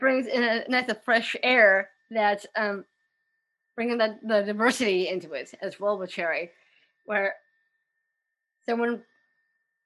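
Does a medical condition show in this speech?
Yes: Down syndrome; developmental disability.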